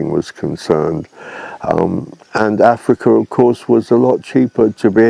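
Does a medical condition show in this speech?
No.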